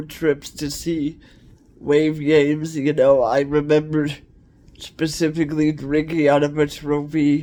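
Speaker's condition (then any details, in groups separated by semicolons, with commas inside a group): Cerebral palsy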